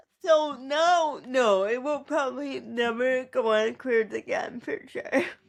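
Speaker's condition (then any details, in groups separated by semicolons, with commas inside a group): Cerebral palsy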